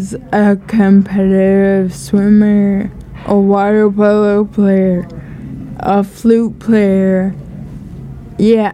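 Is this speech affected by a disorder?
Yes: ataxia; ataxia diagnosed at age 15, first sign falling off swimming starting blocks, first blamed on dehydration; age 19, about four years since diagnosis, needs support to avoid falls.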